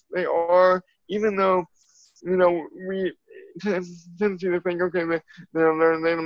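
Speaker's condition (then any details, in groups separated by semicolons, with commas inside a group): Cerebral palsy; from birth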